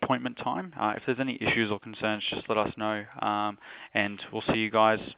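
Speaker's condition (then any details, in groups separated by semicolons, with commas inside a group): No condition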